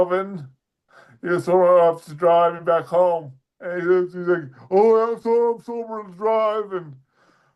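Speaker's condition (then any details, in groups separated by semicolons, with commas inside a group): Dysarthria; weaker speech muscles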